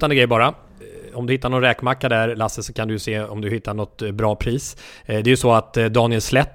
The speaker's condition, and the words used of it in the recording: No condition.